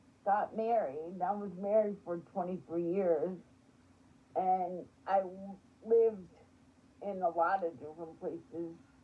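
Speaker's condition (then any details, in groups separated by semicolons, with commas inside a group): Spastic quadriplegic cerebral palsy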